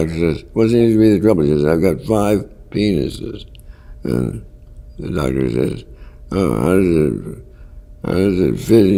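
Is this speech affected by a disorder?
Yes: Parkinson's; worsening, often debilitating.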